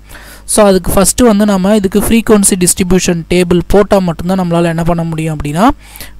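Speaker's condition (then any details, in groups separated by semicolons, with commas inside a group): No condition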